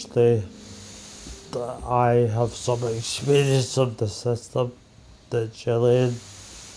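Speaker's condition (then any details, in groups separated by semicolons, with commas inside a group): Motor neurone disease; tracheostomy after breathing deterioration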